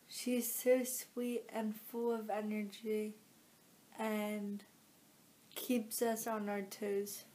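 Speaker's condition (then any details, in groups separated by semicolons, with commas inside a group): Cerebral palsy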